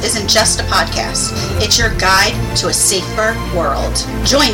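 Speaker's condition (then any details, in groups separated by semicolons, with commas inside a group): No condition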